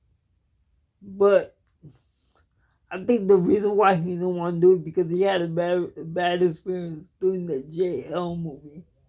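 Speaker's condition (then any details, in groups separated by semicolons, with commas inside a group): Cerebral palsy; cannot walk, uses wheelchair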